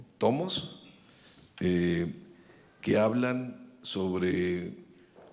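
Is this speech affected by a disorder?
No.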